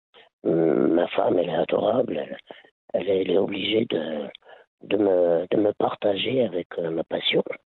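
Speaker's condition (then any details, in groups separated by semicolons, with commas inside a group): Laryngeal cancer; part of lung removed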